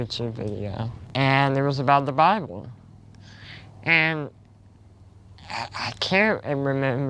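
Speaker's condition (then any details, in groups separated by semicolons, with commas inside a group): Spinal muscular atrophy type two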